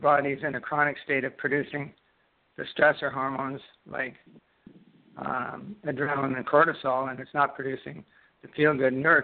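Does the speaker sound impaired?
Yes: Parkinson's disease; left index finger tremor, diagnosed 4 years later by Ontario neurologist, then left hand weakness, dexterity loss; most symptoms persist, shuffling walk, freezing about 2 years, no medication, healing mantra, daily walks.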